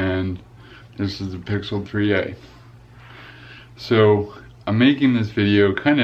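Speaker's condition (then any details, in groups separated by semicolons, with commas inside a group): Cerebral palsy; affects gait and walking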